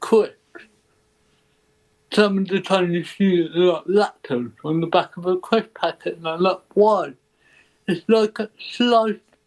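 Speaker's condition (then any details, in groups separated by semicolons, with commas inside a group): Cerebral palsy; ataxic type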